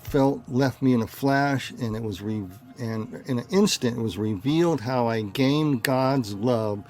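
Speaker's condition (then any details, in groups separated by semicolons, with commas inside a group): No condition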